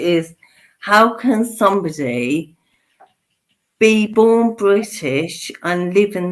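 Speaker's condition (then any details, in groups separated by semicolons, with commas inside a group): Motor neurone disease; slowly progressing, still mobile, very tired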